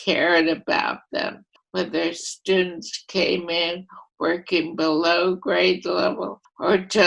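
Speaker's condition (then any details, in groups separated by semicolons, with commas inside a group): Primary lateral sclerosis; first diagnosed as ALS, affects all voluntary motor neurons; at least eight years since diagnosis, slower than expected course; voice affected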